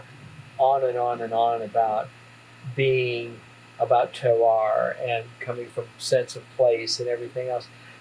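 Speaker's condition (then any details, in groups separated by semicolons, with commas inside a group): No condition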